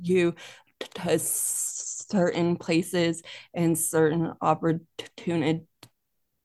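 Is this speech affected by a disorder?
Yes: stuttering; stutter since childhood, more severe when younger, quiet child avoiding speaking, NSA workshop in Fort Lauderdale; still stutters, no problems communicating at work, growing confidence; more comfortable the more people spoken to, sound repetitions; here repeated sounds.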